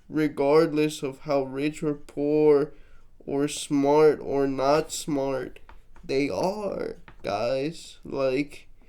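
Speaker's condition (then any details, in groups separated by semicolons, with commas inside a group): Cerebral palsy, mixed, mild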